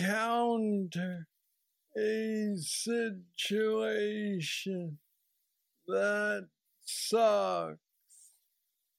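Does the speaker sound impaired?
Yes: Parkinson's disease; about 9 years since diagnosis, most aggressive form, still progressing, no plateau, mobility struggles.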